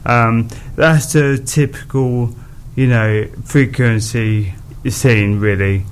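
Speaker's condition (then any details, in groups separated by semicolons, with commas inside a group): Motor neurone disease; diagnosed about nine months before recording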